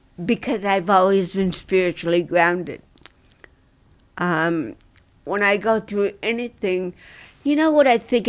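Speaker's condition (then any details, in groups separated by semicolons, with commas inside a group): Dystonia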